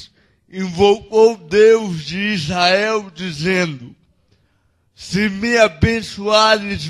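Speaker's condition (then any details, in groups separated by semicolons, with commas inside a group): Cerebral palsy; no speech as child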